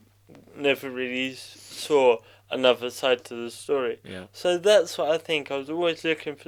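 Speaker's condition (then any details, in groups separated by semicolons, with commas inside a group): Cerebral palsy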